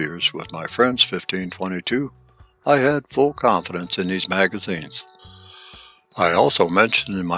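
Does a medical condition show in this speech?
No.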